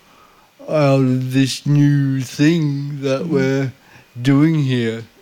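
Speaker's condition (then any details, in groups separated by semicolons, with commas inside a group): Cerebral palsy; visible disability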